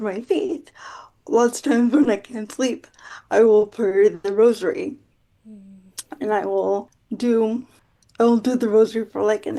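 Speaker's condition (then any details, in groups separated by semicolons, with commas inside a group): Quadriplegic cerebral palsy; quadriplegic, birth oxygen lack and brain bleed, spasticity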